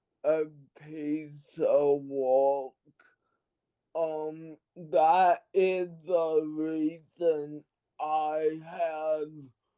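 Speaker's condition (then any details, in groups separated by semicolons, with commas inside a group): Cerebral palsy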